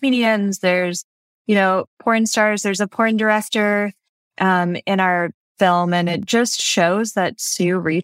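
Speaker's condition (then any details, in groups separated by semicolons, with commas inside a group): No condition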